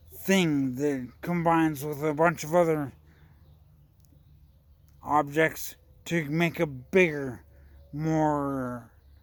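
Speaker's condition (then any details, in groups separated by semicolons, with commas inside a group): Traumatic brain injury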